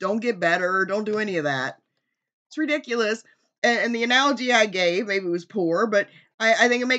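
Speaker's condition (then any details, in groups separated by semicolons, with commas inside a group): No condition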